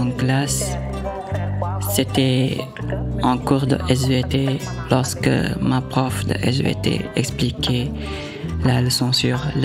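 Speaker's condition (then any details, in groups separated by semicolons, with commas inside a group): No condition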